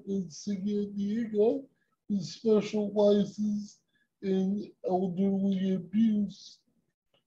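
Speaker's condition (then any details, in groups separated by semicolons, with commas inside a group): Cerebral palsy; present from birth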